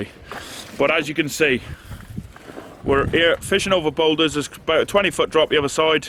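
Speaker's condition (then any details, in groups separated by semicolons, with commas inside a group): No condition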